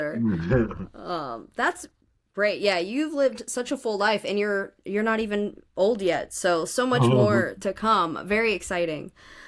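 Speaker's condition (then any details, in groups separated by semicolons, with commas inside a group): No condition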